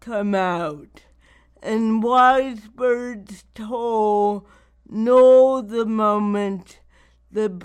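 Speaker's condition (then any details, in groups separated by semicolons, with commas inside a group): Cerebral palsy; not degenerative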